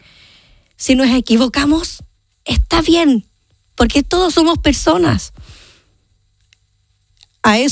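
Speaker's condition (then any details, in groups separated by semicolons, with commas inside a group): Down syndrome; genetic, from birth; age 30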